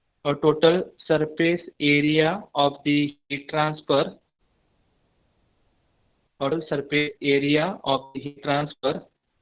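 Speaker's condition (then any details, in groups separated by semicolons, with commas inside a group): No condition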